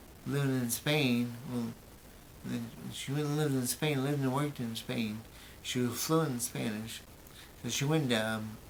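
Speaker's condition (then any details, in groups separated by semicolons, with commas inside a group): Brain injury; memory greatly affected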